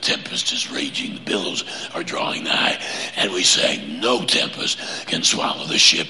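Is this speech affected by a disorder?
Yes: laryngeal cancer; vocal cord cancer.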